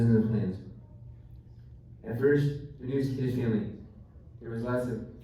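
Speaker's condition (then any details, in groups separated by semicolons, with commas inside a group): Traumatic brain injury; climbing accident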